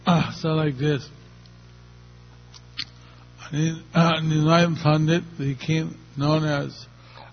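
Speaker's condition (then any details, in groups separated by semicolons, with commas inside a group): Stroke; stroke a little over a year ago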